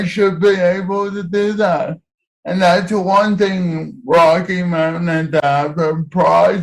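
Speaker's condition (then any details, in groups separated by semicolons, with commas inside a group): Cerebral palsy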